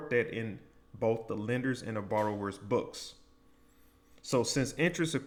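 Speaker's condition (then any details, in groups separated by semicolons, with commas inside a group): No condition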